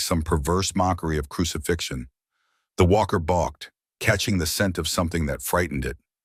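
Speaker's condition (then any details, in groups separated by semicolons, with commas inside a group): No condition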